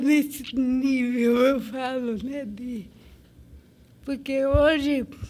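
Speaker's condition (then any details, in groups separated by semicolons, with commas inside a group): Cerebral palsy; from birth, medical negligence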